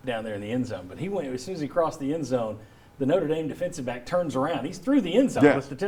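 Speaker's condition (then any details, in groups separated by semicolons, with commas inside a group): No condition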